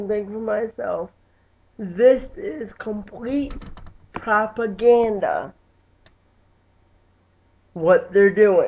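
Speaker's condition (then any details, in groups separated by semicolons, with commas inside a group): Cerebral palsy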